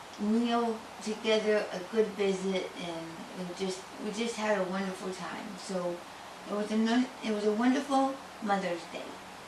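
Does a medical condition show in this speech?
Yes: tongue cancer; had speech therapy.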